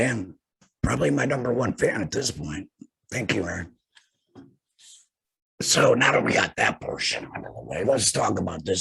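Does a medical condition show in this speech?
Yes: laryngectomy; total laryngectomy for head and neck cancer.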